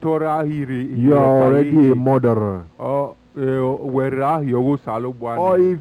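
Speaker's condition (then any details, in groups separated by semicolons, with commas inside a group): No condition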